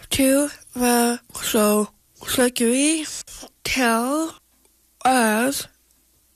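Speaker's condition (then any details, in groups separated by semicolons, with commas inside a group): Down syndrome; long-standing problems with talking; talking problems present during recording; problems with talking a lot, present right now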